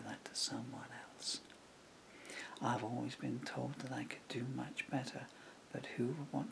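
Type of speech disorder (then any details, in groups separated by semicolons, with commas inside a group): Bulbar dysarthria; progressive bulbar palsy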